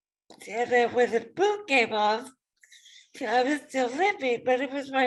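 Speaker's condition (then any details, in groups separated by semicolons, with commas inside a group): ALS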